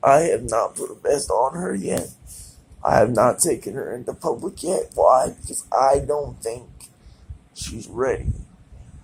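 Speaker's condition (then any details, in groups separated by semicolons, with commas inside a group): Cerebral palsy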